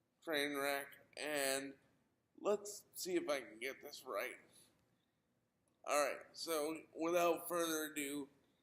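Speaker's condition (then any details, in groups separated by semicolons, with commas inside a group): Cerebral palsy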